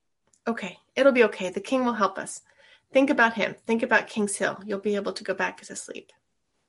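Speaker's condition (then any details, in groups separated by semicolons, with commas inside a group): No condition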